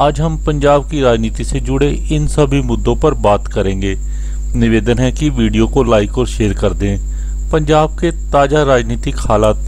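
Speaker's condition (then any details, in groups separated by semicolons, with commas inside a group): No condition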